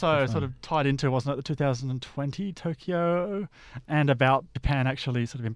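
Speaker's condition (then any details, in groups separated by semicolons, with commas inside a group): No condition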